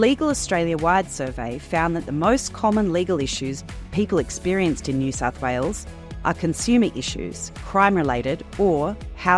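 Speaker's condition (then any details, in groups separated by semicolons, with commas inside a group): No condition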